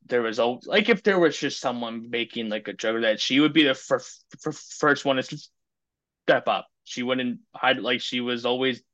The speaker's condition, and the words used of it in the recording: Stuttering. Though I may look tense, it's just me getting stuck.